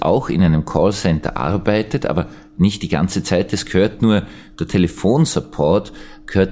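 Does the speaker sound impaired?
No.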